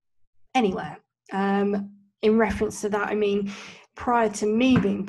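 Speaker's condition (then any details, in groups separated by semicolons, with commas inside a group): Cleft lip and palate; congenital cleft, born with cleft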